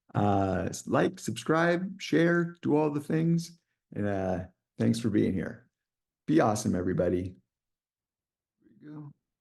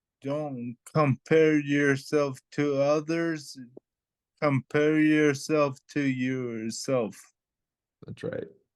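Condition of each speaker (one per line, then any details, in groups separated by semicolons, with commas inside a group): No condition
Traumatic brain injury; brain surgery; in recovery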